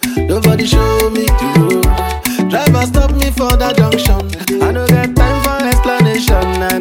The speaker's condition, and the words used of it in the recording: None; typical speech.